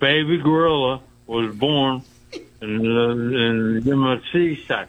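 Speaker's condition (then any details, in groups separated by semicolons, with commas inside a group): Speech impediment; cause unclear, stabbed by girlfriend and hit on head with ashtray years ago; rapid fire news delivery, excited, enthusiastic, told to get closer to microphone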